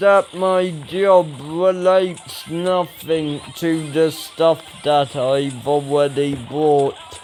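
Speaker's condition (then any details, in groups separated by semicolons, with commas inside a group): Ataxia; speech recently worse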